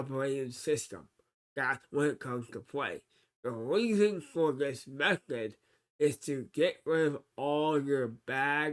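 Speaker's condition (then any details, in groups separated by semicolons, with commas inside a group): Cerebral palsy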